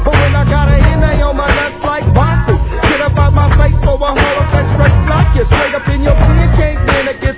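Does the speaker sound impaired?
No.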